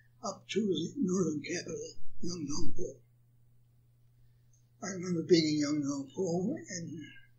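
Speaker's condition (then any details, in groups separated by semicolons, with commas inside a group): Parkinson's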